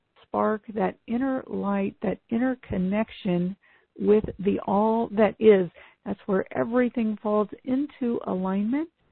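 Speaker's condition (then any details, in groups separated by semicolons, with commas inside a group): No condition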